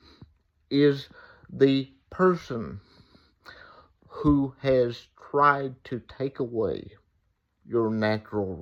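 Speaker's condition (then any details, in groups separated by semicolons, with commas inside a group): Cerebral palsy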